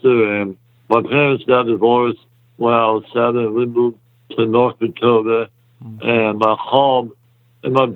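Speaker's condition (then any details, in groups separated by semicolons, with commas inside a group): Muscular dystrophy; congenital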